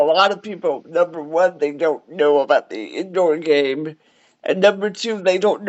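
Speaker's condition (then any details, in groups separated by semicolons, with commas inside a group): Cerebral palsy; cerebral palsy, wheelchair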